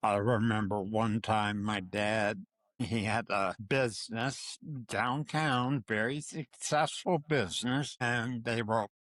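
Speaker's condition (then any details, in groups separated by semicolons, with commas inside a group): Parkinson's disease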